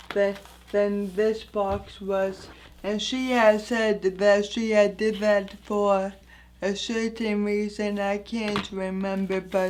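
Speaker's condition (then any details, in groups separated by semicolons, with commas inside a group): Anoxic brain injury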